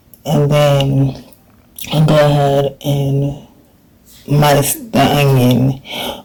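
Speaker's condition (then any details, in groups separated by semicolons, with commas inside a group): Cerebral palsy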